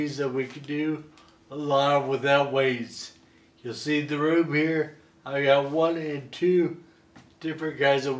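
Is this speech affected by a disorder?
Yes: Friedreich's ataxia.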